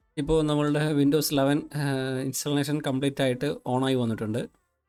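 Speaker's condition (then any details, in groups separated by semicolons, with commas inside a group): No condition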